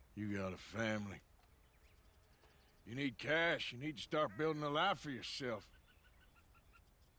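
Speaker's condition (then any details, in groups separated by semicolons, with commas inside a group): No condition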